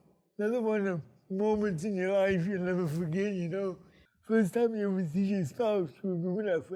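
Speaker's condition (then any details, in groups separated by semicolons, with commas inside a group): Cerebral palsy; present since birth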